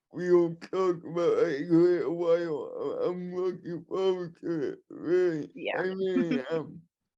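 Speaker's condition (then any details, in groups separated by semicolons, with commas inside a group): Cerebral palsy, spastic and dyskinetic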